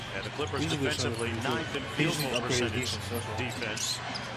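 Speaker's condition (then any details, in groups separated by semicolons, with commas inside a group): No condition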